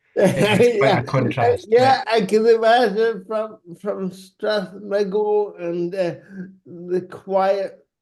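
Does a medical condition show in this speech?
Yes: cerebral palsy.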